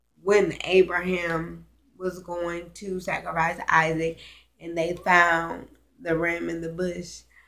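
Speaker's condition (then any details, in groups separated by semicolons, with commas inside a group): Cerebral palsy, spastic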